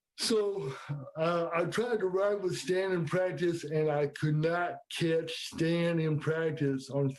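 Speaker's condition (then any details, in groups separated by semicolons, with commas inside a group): Cerebral palsy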